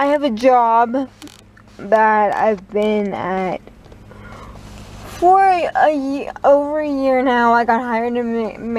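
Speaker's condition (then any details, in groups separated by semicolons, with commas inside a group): Cerebral palsy, dystonic hemiplegia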